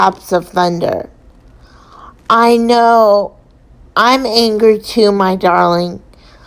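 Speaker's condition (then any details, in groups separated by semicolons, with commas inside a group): Cerebral palsy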